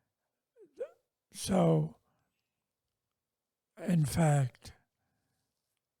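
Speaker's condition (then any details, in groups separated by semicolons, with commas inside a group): Multiple sclerosis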